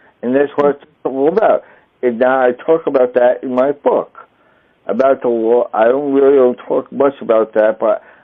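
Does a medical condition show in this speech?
Yes: traumatic brain injury; trach tube damaged voice box.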